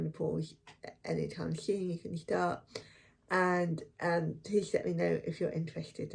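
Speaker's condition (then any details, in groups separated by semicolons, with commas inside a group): Cerebral palsy; affects one foot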